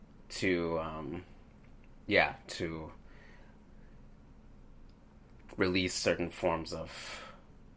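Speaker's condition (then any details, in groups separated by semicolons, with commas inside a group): Stutter; onset around age 4 or 5, since early childhood; stuttering often prevents saying intended responses in group conversations, moments pass before finishing; repeated words, blocks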